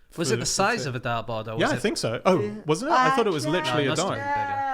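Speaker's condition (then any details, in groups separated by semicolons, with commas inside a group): No condition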